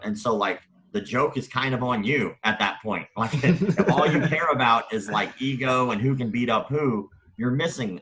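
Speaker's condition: Cleft palate and lip; facial scars

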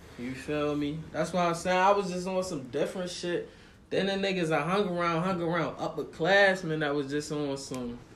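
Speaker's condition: No condition

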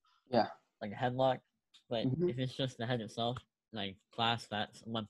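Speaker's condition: Cleft lip, unilateral

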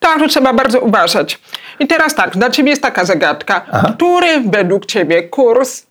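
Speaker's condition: Hard of hearing, cochlear implant

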